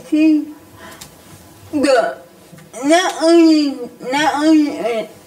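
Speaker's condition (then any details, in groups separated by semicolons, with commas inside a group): Cerebral palsy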